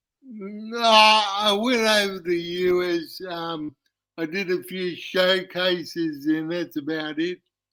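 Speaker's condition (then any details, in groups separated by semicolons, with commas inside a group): Cerebral palsy; uses wheelchair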